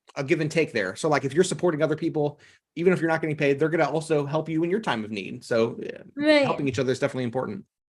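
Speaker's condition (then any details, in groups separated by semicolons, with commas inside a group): No condition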